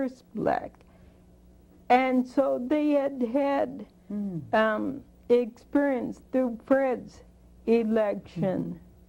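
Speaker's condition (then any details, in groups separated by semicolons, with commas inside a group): Spinocerebellar degeneration; genetic form; speech once almost incoherent, improved with intensive therapy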